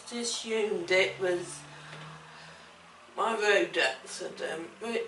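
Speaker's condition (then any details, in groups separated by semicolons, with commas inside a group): Cerebellar ataxia; affects coordination, speech and swallowing, curvature; diagnosed in childhood, aqua therapy, weekly keep fit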